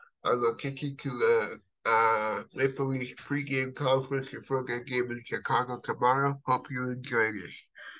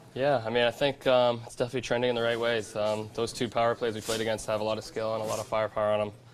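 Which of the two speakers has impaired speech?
The first: cerebral palsy; from birth, affects brain and body muscles.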